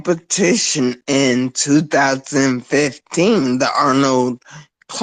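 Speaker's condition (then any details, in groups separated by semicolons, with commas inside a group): Spinocerebellar ataxia; degenerative, progressive, affects motor skills and whole body; diagnosed years ago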